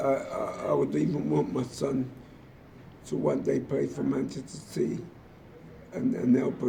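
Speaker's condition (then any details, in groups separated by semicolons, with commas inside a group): Motor neurone disease; affects muscles and nervous system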